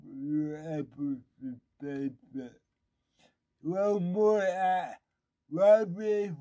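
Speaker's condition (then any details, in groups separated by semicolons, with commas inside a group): Cerebral palsy; more than 30 years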